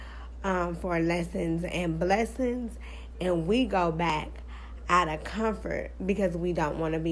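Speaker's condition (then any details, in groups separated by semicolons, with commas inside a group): Cerebral palsy, spastic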